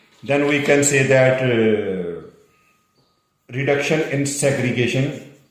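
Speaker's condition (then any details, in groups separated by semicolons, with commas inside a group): No condition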